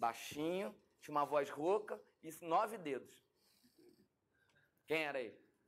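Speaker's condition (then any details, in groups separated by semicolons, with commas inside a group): No condition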